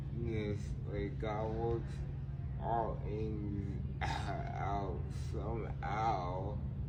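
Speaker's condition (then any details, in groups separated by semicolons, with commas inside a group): Cerebral palsy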